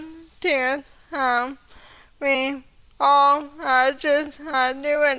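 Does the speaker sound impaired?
Yes: ALS; diagnosed at about age 33, quickly progressed to walking with cane, recumbent three-wheel trike pedaled with feet.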